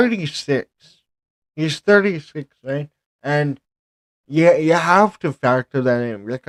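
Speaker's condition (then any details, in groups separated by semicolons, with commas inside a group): Cerebral palsy; present from birth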